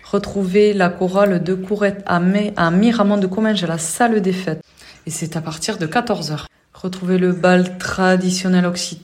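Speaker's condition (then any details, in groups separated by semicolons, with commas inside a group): No condition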